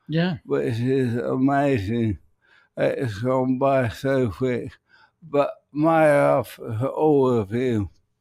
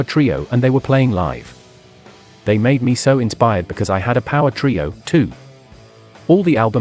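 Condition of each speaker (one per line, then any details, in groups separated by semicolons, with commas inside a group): ALS; affects emotions, speech, right hand; physically doing well; voice peculiar, severely worsening, needs help speaking
No condition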